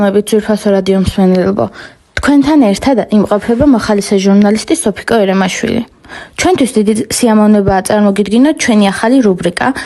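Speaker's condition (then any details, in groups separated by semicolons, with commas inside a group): No condition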